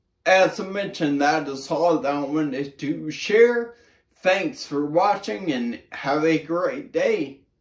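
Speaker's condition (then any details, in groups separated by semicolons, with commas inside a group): Brain injury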